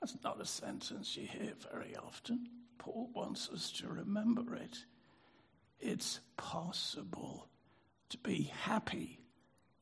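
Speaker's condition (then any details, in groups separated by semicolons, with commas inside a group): Spasmodic dysphonia; spasmodic dystonia subtype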